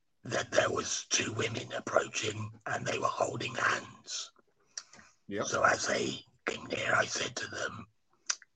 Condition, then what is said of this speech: Laryngectomy. So I don't know how you managed to do street preaching without a voice, but somehow you manage it.